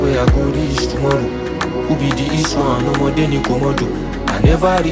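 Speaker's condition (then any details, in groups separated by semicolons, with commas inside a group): No condition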